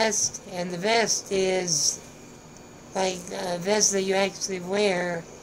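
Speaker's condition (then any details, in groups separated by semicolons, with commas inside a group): Spinal muscular atrophy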